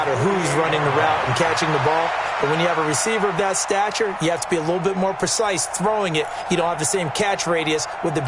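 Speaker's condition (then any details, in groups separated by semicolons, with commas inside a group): No condition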